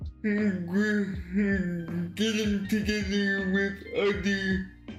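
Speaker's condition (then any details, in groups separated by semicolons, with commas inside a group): Cerebral palsy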